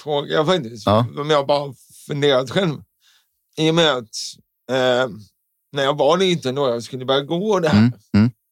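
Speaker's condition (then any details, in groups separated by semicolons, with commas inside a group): Cerebral palsy; tongue fully stiff in childhood, shorter tight muscles, crooked hip, left leg turns inward; self-described speech defect still present, sounds not quite like others; childhood speech therapy to train speech, tense tongue, all s-sounds through nose as child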